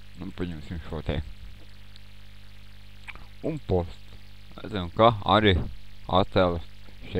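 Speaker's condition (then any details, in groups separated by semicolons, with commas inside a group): Cerebral palsy; since birth; speech not very clear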